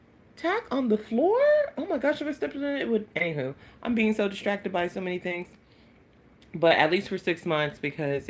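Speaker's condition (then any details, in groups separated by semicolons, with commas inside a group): No condition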